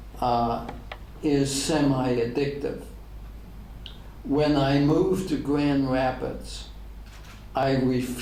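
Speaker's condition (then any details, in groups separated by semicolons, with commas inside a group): ALS; degenerative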